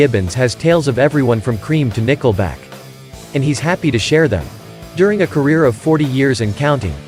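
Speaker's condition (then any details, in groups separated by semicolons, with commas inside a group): No condition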